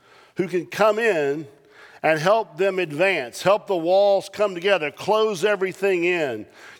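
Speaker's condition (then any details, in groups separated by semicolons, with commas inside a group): No condition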